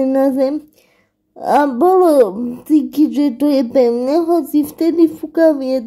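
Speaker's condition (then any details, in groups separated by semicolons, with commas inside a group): Cerebral palsy; tight muscles in arms, legs, spine, cannot sit unaided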